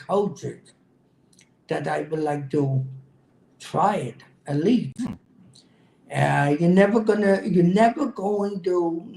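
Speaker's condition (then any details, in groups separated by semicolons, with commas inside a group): Cerebral palsy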